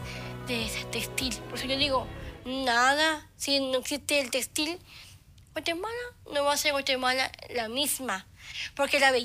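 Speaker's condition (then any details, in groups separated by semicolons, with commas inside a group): Down syndrome; short limbs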